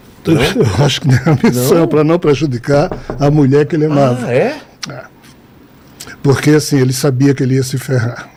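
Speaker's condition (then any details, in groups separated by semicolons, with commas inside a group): No condition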